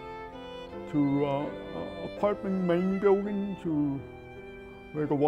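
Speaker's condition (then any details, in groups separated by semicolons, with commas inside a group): Cerebral palsy; oxygen loss at birth, three months premature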